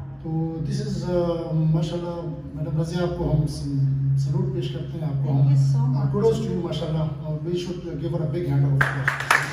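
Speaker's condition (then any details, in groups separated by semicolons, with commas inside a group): No condition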